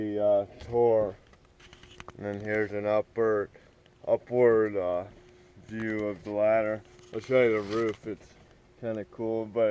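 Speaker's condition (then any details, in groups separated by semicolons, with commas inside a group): Cerebral palsy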